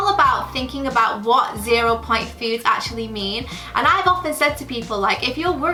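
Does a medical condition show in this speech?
No.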